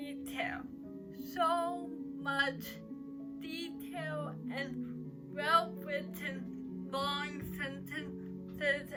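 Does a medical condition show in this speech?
Yes: cerebral palsy; uses crutches.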